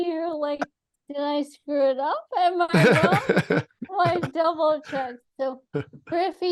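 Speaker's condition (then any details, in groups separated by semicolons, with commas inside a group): ALS; atypical case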